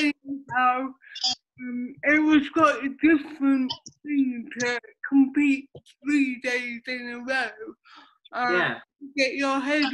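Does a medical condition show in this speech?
Yes: cerebral palsy.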